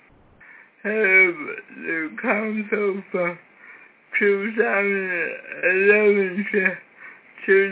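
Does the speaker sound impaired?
Yes: cerebral palsy; severe cerebral palsy from birth, cannot use hands, needs help with feeding, toileting and showering; cannot talk well since childhood.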